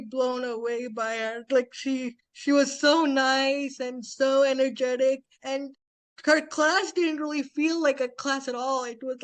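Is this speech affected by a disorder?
Yes: spastic quadriplegic cerebral palsy.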